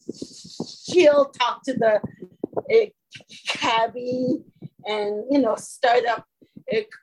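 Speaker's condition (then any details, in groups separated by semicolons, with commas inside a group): Stuttering; prolonged sounds, blocks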